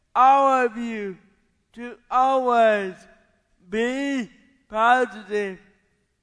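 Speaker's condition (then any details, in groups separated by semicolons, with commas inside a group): Cerebral palsy; not birth defects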